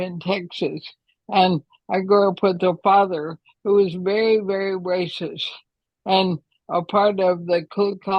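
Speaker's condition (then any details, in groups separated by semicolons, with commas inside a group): ALS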